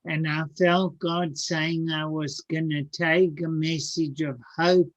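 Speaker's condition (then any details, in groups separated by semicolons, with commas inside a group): Cerebral palsy; speech sounds atypical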